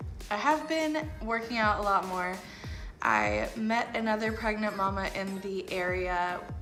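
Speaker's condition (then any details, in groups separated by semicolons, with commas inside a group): No condition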